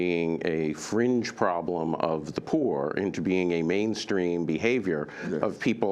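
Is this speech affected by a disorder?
No.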